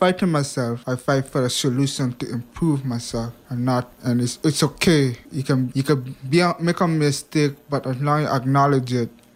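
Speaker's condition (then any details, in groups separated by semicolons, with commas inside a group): Hearing impairment; past speech impediment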